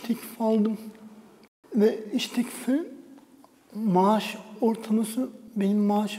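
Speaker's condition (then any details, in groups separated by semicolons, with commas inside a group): Dystonic cerebral palsy; no speech until age 6, spasticity hinders reading aloud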